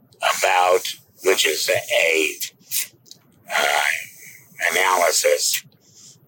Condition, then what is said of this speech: Laryngectomy. It's hard for me as a laryngectomy to ignore that I'm in a laryngectomy and go through every day pressing on my neck and using my esophagus to talk because I don't have vocal cords.